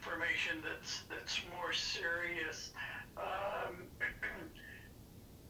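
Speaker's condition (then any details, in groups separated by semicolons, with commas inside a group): Parkinson's disease; first 1.5 years ago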